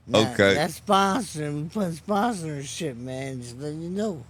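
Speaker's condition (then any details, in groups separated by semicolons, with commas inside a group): Traumatic brain injury; assault at 19, left side slowed, stroke-like, prior coma; about 29 years since injury, walking again; needs prompting to project voice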